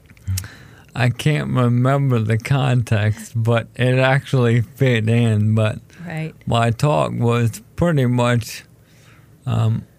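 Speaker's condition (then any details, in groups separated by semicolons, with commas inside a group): ALS; told condition is terminal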